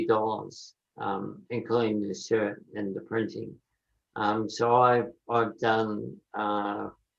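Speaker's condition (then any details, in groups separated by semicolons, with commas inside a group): Motor neurone disease; about nine months since diagnosis, slow progression, still walking; voice change early symptom, voice worsening daily, learning text-to-speech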